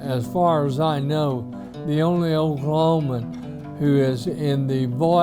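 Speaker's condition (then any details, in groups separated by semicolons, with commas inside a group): ALS; few months since diagnosis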